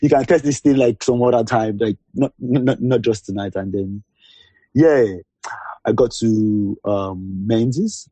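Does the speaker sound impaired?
Yes: stutter; mild stutter; takes time to get some words out; here repeated sounds, repeated words.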